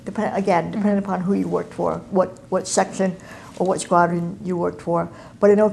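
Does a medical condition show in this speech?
Yes: cleft palate and cleft lip; congenital.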